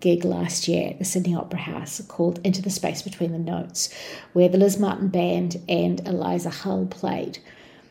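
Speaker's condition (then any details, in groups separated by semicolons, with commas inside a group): No condition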